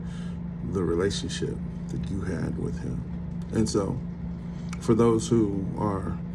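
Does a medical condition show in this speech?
No.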